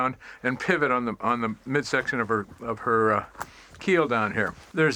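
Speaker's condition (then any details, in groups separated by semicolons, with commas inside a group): No condition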